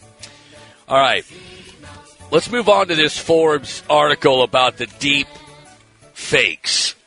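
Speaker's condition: No condition

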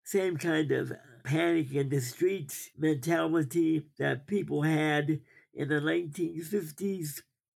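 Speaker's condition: Cerebral palsy; weekday resident at D.T. Watson Hospital ages four and five

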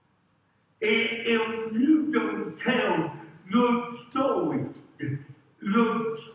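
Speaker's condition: Cerebral palsy; from birth

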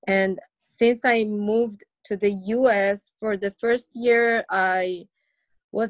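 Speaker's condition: No condition

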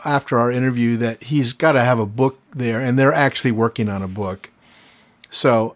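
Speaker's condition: No condition

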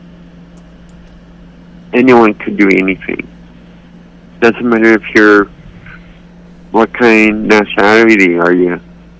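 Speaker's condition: Cerebral palsy; accepts own voice, declined voice surgery due to risk of losing speech

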